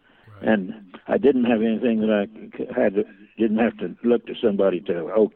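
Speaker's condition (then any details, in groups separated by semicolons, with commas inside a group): Parkinson's; slowly progressive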